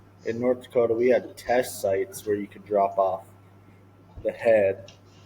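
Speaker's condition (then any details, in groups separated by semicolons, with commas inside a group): No condition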